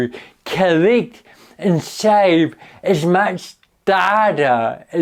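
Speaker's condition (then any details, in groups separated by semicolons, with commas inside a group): Cerebral palsy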